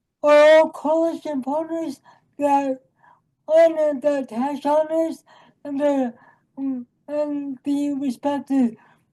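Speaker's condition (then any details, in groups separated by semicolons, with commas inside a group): Cerebral palsy; from birth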